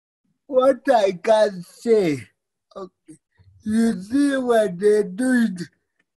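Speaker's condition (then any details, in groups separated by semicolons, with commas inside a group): Cerebral palsy; fine motor skill challenges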